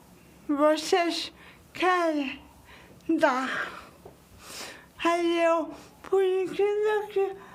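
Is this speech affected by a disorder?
Yes: cerebral palsy.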